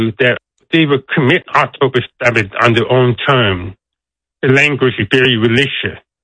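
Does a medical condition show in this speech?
Yes: deafness; deaf accent.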